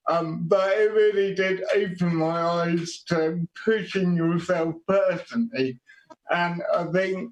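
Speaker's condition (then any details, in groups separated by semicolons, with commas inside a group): Quadriplegic cerebral palsy; quadriplegic form, birth injury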